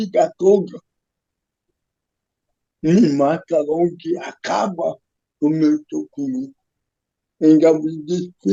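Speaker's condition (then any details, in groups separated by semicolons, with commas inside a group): Cerebral palsy; physical disability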